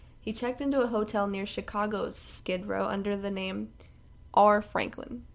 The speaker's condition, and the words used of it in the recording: No condition.